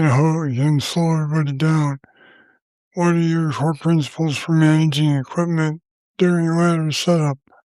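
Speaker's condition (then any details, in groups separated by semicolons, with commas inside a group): Parkinson's disease; deep brain stimulators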